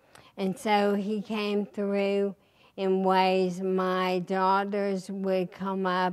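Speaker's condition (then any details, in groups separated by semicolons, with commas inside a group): ALS; recently diagnosed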